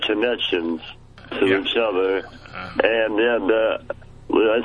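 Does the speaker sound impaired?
Yes: muscular dystrophy; childhood onset.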